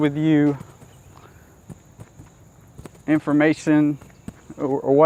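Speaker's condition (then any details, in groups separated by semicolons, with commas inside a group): No condition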